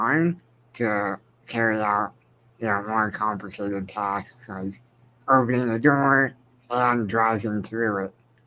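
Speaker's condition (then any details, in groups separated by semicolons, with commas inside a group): Spinal muscular atrophy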